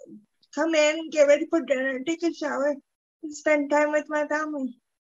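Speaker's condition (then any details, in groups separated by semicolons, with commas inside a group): Cerebral palsy; told would never walk but walks, some movement limitations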